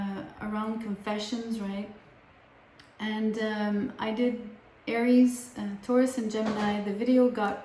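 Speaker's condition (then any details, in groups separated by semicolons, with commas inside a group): No condition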